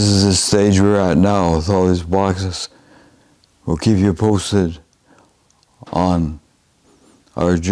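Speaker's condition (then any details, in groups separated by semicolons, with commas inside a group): Advanced Parkinson's disease, severe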